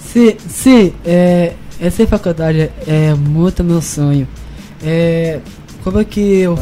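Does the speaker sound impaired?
Yes: Down syndrome; 18 years old, turning 19.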